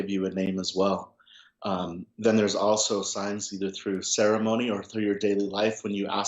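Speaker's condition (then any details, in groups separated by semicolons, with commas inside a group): No condition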